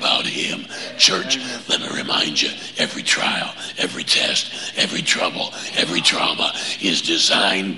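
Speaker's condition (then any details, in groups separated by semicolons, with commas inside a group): Laryngeal cancer; no spread on MRI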